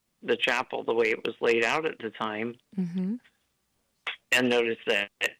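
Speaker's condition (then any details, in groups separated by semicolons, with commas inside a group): Duchenne muscular dystrophy; ventilator may be audible, cadence slightly different, works well for him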